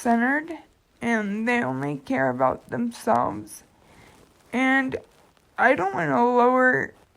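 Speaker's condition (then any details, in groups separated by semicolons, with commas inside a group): Cerebral palsy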